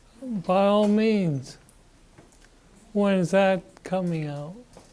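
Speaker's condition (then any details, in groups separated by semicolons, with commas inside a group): Parkinson's disease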